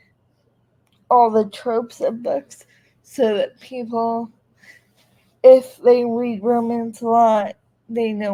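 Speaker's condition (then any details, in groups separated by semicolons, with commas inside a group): Cerebral palsy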